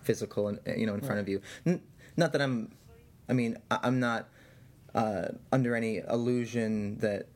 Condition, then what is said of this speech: Stuttering. Sorry, I have a stutter sometimes.